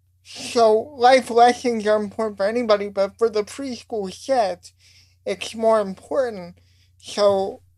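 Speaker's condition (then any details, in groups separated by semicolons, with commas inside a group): Cerebral palsy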